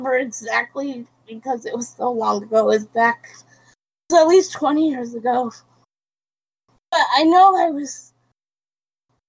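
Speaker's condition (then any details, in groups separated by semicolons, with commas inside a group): Cerebral palsy; brain damage from lack of oxygen at birth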